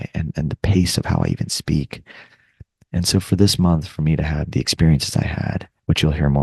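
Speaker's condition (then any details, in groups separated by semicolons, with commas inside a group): No condition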